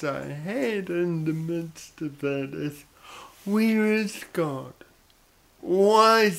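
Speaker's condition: Cerebral palsy; odd sort of voice

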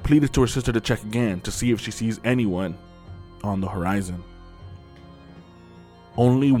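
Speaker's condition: No condition

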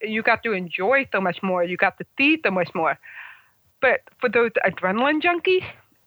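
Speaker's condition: Congenital hearing loss, congenital, about 75% hearing loss; mother had German measles in pregnancy

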